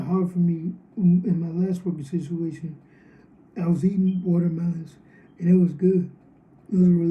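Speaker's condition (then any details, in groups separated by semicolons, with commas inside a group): Cerebral palsy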